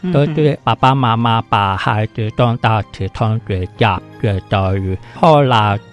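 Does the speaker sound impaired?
Yes: hearing impairment; congenitally deaf, hearing aid, attended Shuanglian elementary hearing resource class, mainstream schools, uses spoken and sign language; spoken clarity below typical speakers, spoken language learned with difficulty in childhood.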